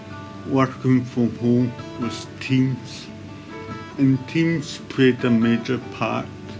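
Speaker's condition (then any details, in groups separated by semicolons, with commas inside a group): Cerebral palsy; complex operation for condition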